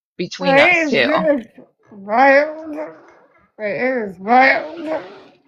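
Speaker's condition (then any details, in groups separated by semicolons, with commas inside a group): Spinal muscular atrophy type 2; type 2, genetic neuromuscular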